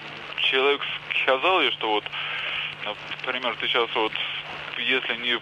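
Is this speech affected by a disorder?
Yes: stuttering since childhood; relaxation and suggestion session on air by Юрий Лонго, expected by speaker to last an hour; slight stutter, suggested phrases repeated fluently, stutter stopped briefly then returned; here prolonged sounds.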